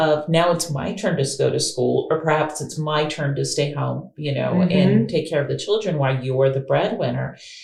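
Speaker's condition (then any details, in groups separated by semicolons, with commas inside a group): No condition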